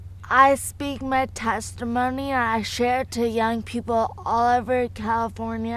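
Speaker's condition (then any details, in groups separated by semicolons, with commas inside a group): Ecstasy overdose injury; caused by ecstasy overdose; slow speech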